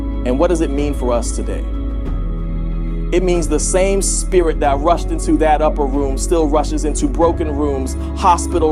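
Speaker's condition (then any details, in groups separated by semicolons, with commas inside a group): No condition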